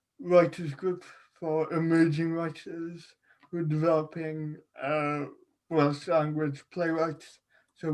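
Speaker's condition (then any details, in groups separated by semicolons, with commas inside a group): Cerebral palsy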